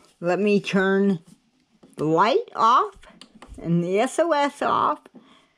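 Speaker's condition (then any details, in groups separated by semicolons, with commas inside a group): Cerebral palsy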